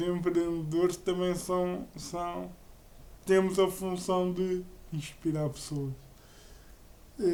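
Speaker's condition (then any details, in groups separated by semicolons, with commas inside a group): Cerebral palsy; uses a wheelchair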